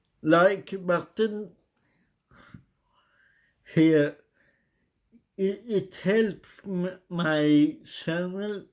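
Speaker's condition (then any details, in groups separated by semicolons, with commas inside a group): Cerebral palsy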